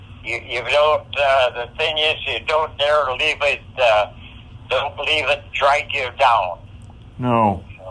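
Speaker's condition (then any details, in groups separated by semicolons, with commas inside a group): Parkinson's disease; on medication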